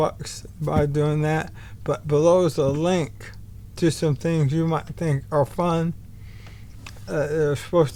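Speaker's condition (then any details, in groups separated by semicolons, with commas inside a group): ALS; speech degraded, barely able to talk, half-breath capacity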